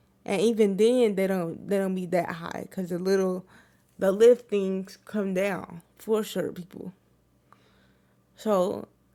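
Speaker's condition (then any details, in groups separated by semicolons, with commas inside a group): Cerebral palsy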